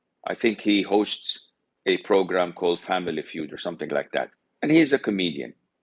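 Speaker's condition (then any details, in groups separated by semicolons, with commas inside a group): No condition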